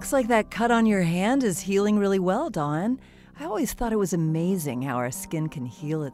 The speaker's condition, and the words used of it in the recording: None; typical speech.